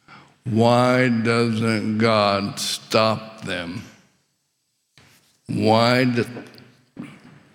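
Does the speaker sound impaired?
Yes: ALS; struggles with swallowing, choked seriously on saliva, windpipe tightened, couldn't breathe.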